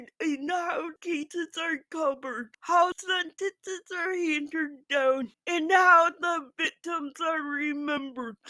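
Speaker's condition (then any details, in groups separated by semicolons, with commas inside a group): Physical speech impairment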